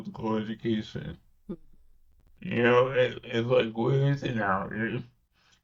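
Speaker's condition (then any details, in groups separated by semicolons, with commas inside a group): Cerebral palsy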